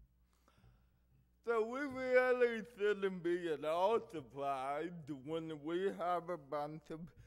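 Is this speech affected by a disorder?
Yes: cerebral palsy; affects hearing and speech.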